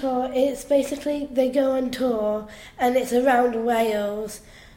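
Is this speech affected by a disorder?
Yes: Down syndrome; down syndrome since birth.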